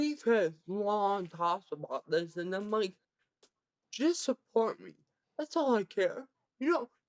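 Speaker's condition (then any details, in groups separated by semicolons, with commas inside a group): Cerebral palsy, severe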